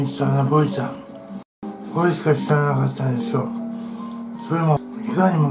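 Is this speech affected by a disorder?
Yes: tongue cancer, partial glossectomy.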